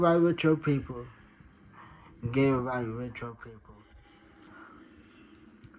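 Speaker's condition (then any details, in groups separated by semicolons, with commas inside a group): Traumatic brain injury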